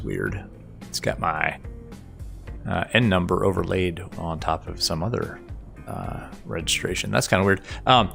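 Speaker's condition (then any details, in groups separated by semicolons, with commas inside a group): No condition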